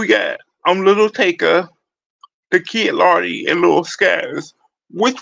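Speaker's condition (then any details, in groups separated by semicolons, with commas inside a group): Cerebral palsy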